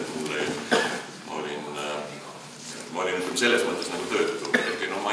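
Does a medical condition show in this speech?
No.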